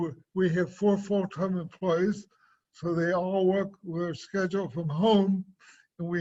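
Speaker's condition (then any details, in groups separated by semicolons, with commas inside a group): Cerebral palsy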